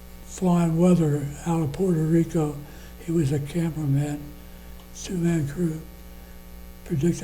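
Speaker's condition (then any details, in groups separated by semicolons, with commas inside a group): Parkinson's disease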